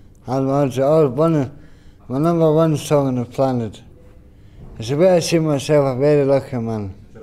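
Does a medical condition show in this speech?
Yes: brain injury; spasticity, left hand fixed, deafness; mild speech impediment.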